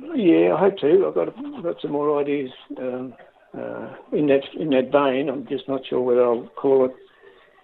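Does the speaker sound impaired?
Yes: Parkinson's disease.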